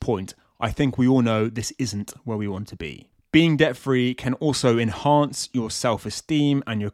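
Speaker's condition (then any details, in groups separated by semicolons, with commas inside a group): No condition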